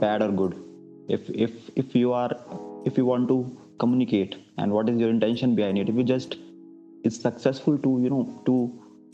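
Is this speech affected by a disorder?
Yes: stammering; past avoidance of presentations and self-introductions, accepts own stammer since Indian Stammering Association annual conference; sometimes stretches initial s sounds, as in sssstart; here repeated words, prolonged sounds.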